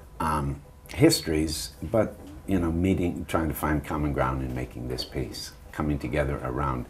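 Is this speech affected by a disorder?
No.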